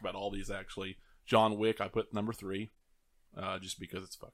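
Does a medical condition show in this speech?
No.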